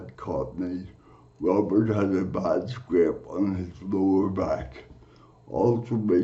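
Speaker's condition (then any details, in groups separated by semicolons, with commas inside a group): Cerebral palsy; from birth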